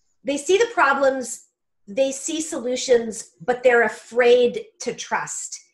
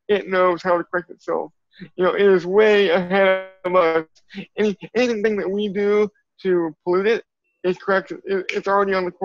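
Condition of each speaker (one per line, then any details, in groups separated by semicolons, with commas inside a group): No condition
Cerebral palsy; from birth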